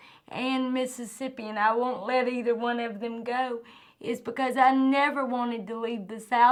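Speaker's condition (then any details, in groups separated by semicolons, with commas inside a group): Cerebral palsy; from birth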